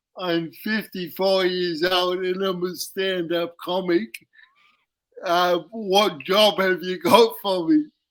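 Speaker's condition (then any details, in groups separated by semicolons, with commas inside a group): Cerebral palsy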